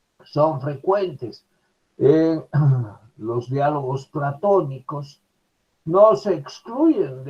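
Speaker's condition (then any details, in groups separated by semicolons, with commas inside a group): No condition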